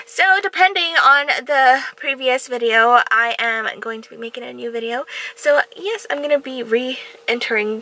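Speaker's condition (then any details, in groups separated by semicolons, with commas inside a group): No condition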